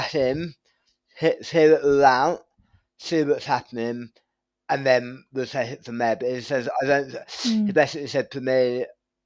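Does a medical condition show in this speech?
Yes: tongue cancer surgery.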